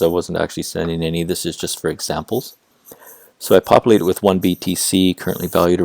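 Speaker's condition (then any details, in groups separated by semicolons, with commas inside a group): No condition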